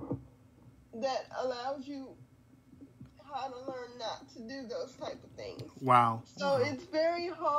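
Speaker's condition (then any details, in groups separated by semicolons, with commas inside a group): Quadriplegic cerebral palsy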